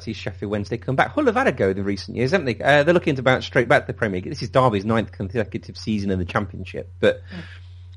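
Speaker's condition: No condition

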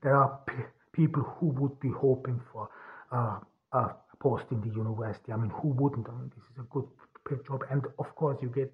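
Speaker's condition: Stuttering; voice distorted after surviving gas attacks; unscripted podcast speech in English as non-native speaker; singing voice raw, scratchy and very deep, no voice enhancers; repeated sounds, blocks

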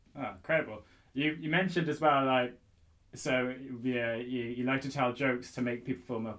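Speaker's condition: No condition

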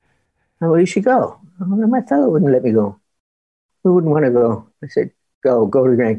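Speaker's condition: Parkinson's disease; dictates instead of writing, earlier struggled to recall and speak script lines

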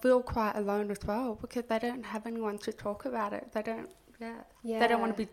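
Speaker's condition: Profound deafness; hears nothing without implant

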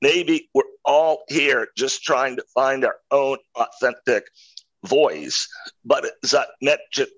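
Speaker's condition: Spasmodic dysphonia; suddenly could barely speak

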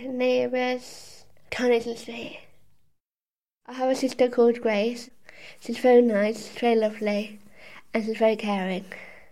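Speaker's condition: Down syndrome; had operation for hole in the heart

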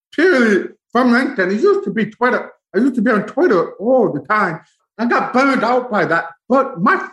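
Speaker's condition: Profound deafness; both ears

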